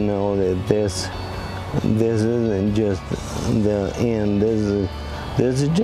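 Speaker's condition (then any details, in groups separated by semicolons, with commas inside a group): ALS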